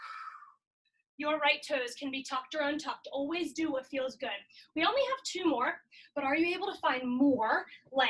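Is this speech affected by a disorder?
No.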